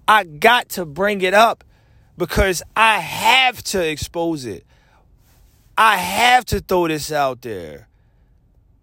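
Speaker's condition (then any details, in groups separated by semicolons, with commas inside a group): No condition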